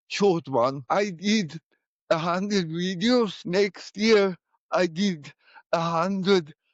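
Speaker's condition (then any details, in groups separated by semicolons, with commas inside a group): Cerebral palsy; from birth, birth asphyxia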